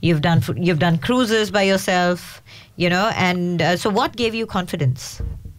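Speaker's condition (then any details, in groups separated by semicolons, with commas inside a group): No condition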